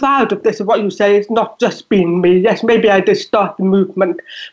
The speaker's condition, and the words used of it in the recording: Deafness. You may have been able to pick up from my voice that I'm deaf.